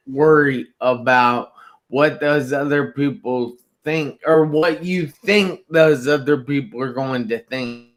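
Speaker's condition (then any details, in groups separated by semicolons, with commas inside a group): Traumatic brain injury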